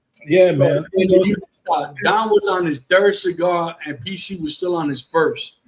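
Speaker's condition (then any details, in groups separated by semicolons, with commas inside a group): No condition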